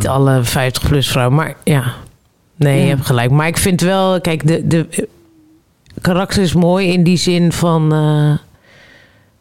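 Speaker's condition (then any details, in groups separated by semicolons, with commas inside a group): No condition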